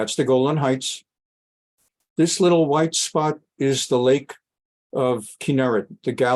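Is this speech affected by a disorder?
No.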